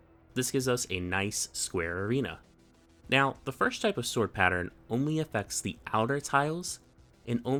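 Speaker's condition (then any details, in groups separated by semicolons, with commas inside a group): No condition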